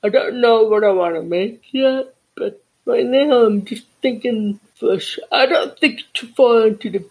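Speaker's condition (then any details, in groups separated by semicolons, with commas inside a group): Deafness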